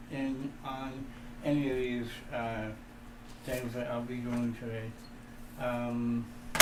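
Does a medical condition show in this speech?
Yes: cerebral palsy.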